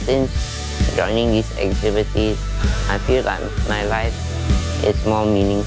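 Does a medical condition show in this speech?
Yes: muscular dystrophy.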